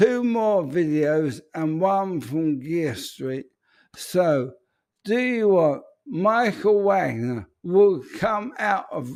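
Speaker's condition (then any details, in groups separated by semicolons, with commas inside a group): ALS; speech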